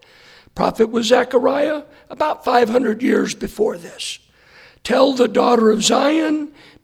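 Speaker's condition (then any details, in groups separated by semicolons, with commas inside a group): Hoarseness after vocal cord surgery; hoarse voice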